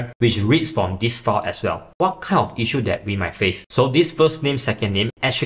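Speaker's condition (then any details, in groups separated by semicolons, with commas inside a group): No condition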